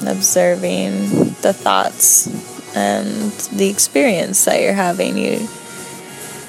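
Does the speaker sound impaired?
No.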